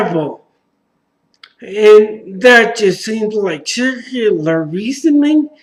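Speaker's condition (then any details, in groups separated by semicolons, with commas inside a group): Traumatic brain injury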